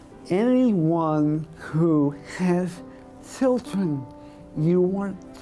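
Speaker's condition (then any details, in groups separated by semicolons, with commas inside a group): Segmental dystonia; tongue involved, linked to heavy voice use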